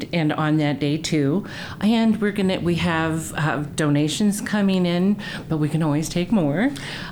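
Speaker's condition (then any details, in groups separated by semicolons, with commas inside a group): No condition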